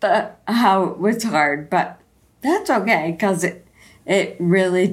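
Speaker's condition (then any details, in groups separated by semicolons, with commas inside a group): Friedreich's ataxia; slurred speech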